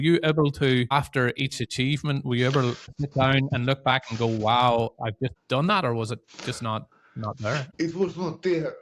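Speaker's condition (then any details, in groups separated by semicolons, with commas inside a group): No condition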